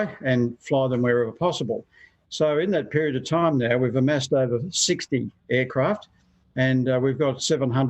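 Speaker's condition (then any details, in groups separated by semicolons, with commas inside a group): No condition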